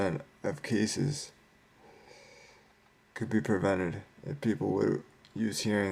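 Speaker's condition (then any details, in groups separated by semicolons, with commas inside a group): Cerebral palsy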